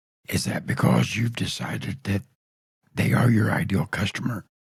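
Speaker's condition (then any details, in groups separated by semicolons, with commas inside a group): Throat cancer; tracheostomy tube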